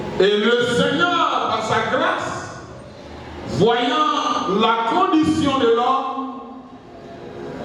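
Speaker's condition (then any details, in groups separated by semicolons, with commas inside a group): No condition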